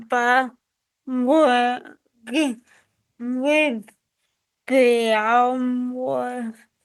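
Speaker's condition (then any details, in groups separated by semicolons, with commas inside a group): Cerebral palsy; from birth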